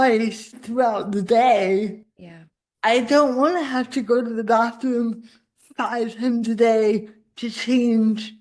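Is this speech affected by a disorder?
Yes: cerebral palsy; spasticity.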